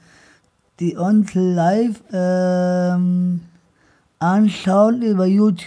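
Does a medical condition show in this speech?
Yes: Down syndrome; present from birth, trisomy 21, operated right after birth in Hannover, earlier wore corset 23 hours a day; age 26.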